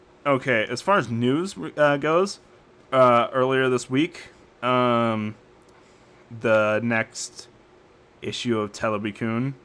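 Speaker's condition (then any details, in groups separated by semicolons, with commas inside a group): No condition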